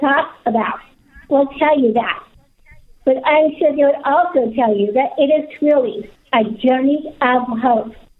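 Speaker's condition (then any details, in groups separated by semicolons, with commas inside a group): Down syndrome; speaks across country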